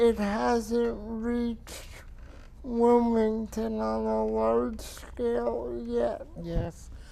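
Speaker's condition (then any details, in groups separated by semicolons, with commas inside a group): Cerebral palsy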